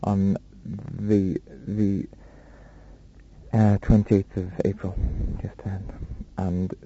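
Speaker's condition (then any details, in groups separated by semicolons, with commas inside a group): Stammer; stammer since about age five, onset around birth of brother; first speech therapy, first experience of therapy; usually not that bad, a little worse in small room with recorder; repeated words, blocks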